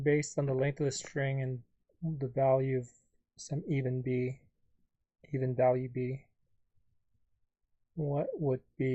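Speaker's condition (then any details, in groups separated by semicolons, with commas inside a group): No condition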